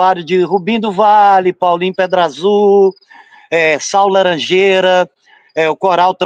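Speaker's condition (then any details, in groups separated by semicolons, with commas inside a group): No condition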